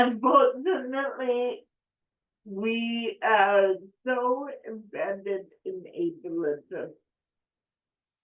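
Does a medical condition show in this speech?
Yes: cerebral palsy; affects speech.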